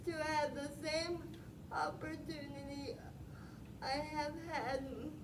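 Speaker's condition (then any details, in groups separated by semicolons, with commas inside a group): Spastic quadriplegic cerebral palsy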